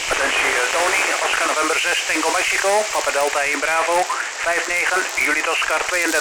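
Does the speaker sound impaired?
No.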